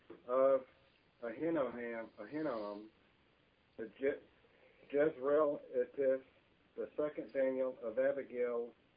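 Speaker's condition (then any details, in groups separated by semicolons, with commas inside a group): No condition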